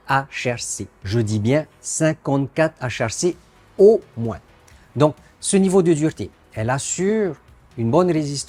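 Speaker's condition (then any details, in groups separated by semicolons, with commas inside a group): No condition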